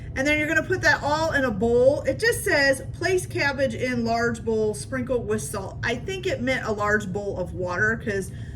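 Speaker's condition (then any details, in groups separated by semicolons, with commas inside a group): No condition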